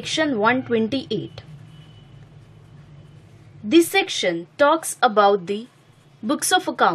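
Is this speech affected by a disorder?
No.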